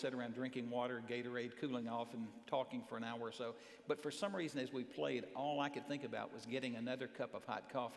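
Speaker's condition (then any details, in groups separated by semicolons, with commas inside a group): No condition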